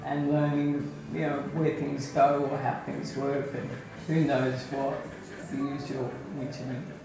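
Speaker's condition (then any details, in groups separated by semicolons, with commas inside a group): ALS/MND; onset foot drop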